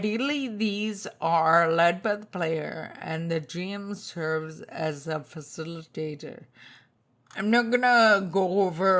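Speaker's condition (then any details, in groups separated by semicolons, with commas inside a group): Spinocerebellar ataxia type 2, SCA2; tongue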